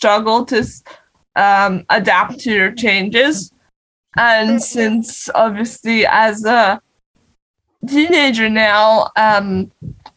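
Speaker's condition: Cerebral palsy; non-progressive

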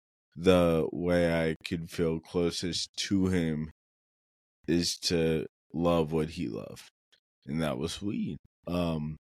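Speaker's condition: Cerebral palsy; muscles needing relaxation

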